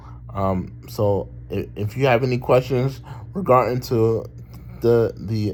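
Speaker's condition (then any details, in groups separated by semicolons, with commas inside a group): Cerebral palsy; talks very well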